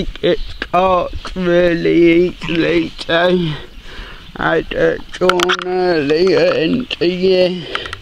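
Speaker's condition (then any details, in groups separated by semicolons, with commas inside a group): Cerebral palsy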